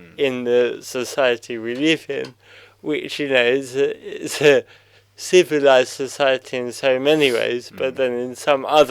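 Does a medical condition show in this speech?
Yes: cerebral palsy.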